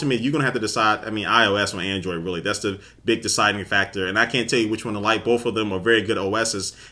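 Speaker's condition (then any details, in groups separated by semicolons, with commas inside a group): No condition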